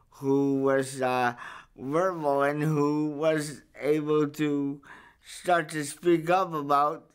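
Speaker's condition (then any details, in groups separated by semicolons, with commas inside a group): Cerebral palsy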